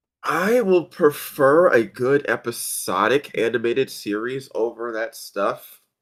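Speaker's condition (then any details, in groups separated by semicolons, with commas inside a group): No condition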